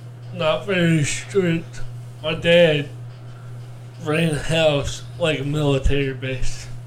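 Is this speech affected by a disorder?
Yes: cerebral palsy; cerebral palsy from birth, four months premature, under one pound, cord around neck, born not breathing, resuscitated; audible speech impediment, speech only affected function.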